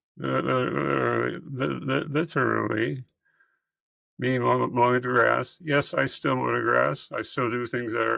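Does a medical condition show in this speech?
Yes: multiple system atrophy.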